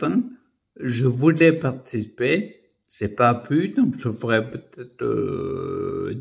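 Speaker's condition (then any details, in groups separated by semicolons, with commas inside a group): Primary progressive multiple sclerosis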